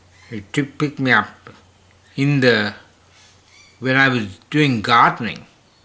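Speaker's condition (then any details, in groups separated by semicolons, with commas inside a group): Parkinson's disease; attributed to psychiatric drugs; hypersalivation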